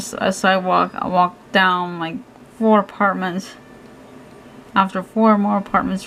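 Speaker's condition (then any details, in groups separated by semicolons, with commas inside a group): Cerebral palsy; hands affected, shaking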